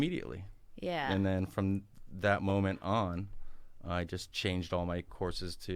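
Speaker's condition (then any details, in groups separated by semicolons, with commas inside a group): No condition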